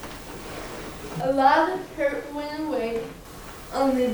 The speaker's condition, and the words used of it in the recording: Cerebral palsy. It gets more difficult to understand me as I get more excited because I tend to go faster and show my emotion more.